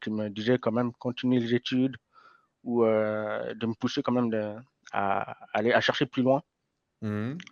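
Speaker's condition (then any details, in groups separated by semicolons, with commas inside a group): Hearing impairment from birth, congenital; school to learn spoken French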